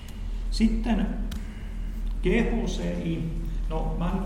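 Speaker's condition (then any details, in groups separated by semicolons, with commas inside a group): No condition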